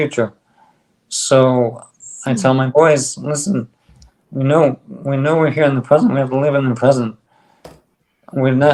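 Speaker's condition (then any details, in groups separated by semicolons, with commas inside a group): ALS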